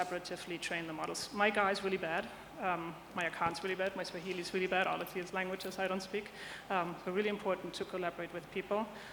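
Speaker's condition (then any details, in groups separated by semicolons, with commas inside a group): No condition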